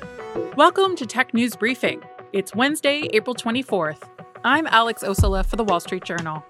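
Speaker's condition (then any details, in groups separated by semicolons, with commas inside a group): No condition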